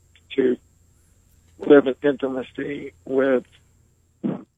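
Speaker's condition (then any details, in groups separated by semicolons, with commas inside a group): ALS; diagnosed nearly 20 years ago; able to speak, clearly communicates, slower pace due to ventilator breathing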